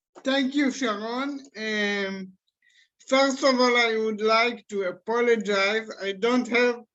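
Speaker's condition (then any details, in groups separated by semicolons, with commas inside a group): Cerebral palsy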